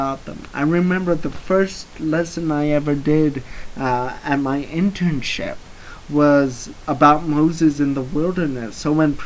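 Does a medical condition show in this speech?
Yes: cerebral palsy.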